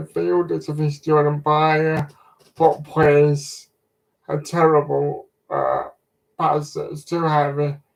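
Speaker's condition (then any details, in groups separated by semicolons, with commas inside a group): Cerebral palsy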